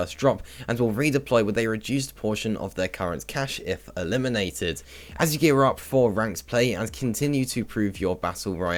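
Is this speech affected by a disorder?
No.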